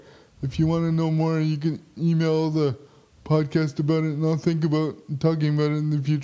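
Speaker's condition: Quad spastic cerebral palsy; spastic quadriplegic cerebral palsy, uses power wheelchair; chronic pain, ongoing spasticity, spastic laughter

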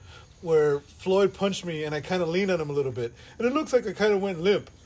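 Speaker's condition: No condition

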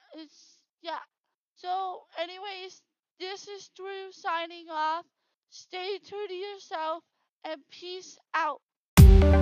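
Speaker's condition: Hearing loss with cochlear implants; FM systems in elementary and high school, neck loop receiver about one school year in elementary

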